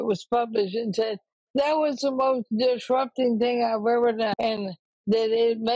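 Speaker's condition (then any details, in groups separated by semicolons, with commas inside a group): ALS; recently diagnosed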